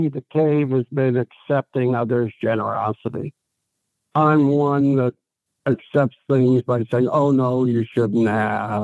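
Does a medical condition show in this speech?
Yes: ALS.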